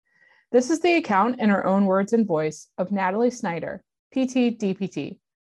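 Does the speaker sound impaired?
No.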